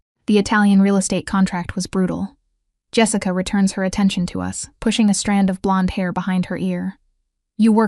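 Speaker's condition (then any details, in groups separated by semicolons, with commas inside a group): No condition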